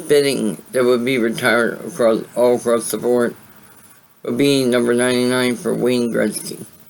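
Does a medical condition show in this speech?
Yes: cerebral palsy; voice sound affected.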